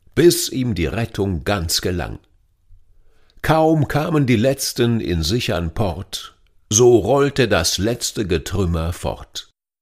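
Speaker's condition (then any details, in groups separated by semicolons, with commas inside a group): No condition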